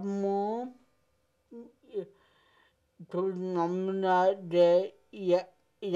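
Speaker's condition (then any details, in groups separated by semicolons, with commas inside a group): Cerebral palsy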